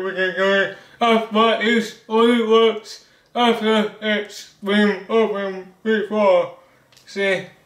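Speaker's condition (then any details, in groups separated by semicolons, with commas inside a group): Cerebral palsy; speech disability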